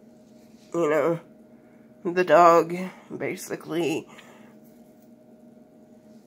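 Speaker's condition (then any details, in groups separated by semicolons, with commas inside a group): Cerebral palsy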